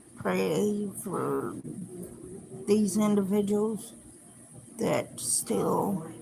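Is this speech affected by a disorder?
Yes: cerebral palsy.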